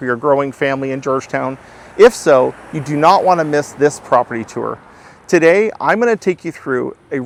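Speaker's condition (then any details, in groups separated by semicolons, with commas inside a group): No condition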